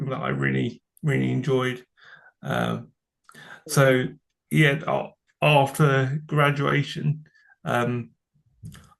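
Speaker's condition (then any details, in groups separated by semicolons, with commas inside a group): Cerebral palsy; from birth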